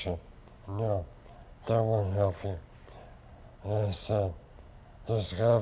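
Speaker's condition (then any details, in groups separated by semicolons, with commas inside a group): Lou Gehrig's disease; onset index finger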